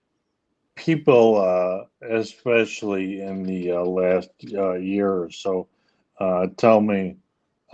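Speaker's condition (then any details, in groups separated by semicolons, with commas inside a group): ALS; leg onset, later arm weakness; speech issues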